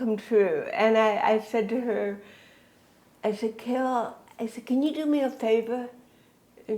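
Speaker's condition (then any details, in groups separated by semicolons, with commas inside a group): Cerebral palsy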